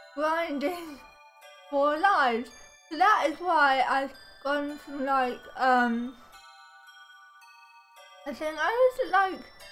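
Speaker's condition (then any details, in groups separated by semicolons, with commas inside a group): Cerebral palsy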